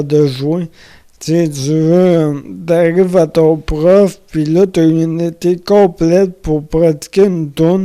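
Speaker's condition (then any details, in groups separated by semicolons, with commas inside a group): Amyotrophic lateral sclerosis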